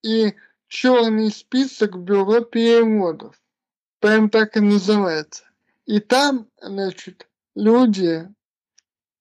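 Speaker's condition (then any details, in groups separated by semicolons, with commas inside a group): Cerebral palsy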